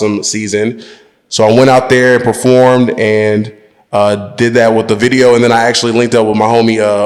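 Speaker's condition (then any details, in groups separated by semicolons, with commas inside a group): No condition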